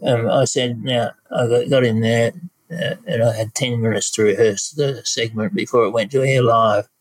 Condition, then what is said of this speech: Parkinson's disease. I you may notice that my voice is a little hesitant and lower volume.